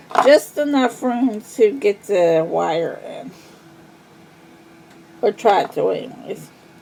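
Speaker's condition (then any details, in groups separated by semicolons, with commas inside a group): Cerebral palsy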